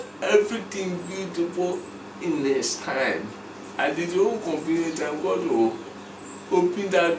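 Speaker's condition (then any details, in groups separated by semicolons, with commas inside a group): Cerebral palsy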